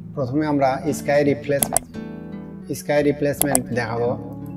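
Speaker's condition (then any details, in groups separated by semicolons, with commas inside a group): No condition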